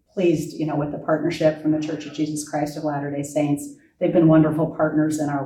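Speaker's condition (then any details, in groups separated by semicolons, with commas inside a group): No condition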